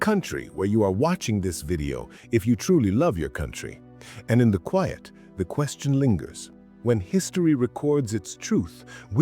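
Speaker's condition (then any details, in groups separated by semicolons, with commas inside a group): No condition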